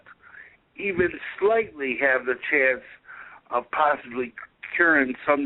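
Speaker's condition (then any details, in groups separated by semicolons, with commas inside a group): Cerebral palsy; able to speak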